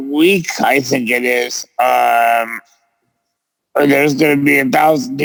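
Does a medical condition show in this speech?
Yes: cerebral palsy; present since birth.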